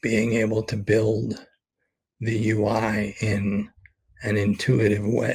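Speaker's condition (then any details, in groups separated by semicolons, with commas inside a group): ALS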